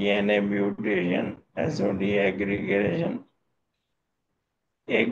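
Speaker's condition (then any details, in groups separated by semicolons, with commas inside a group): Motor neurone disease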